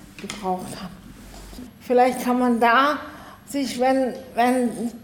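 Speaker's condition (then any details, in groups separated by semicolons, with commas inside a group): Cerebral palsy, spastic, arms and legs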